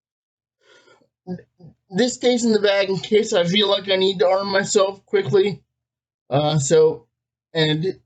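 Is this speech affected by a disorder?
Yes: cerebral palsy, spastic diplegia.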